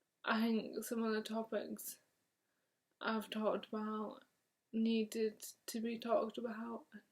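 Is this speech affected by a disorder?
Yes: motor neurone disease; onset in left hand.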